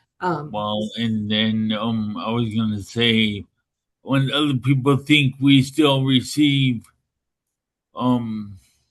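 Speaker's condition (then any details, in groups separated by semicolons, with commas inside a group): Brain injury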